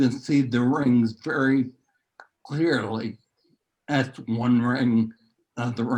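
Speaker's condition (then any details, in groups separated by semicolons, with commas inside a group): Neurological disease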